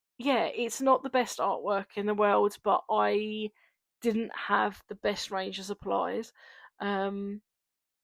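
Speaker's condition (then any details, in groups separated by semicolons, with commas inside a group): No condition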